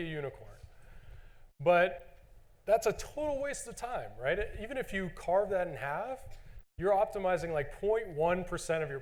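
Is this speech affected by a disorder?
No.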